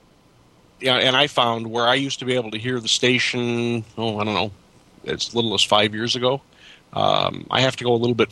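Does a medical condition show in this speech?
No.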